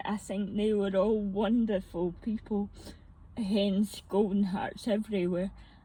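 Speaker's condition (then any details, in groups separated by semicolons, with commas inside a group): Mixed cerebral palsy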